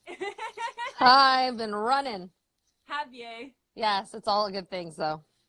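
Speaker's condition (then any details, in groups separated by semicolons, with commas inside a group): No condition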